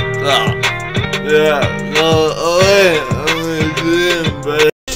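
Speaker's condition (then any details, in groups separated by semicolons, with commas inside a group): Cerebral palsy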